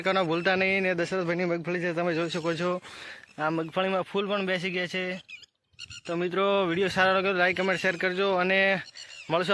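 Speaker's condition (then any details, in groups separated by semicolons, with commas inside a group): No condition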